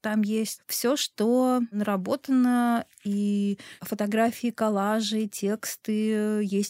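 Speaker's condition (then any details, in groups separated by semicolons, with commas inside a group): No condition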